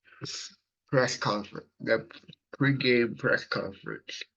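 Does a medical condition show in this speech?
Yes: cerebral palsy.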